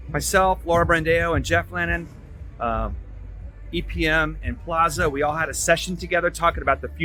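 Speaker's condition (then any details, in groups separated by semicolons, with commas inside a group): No condition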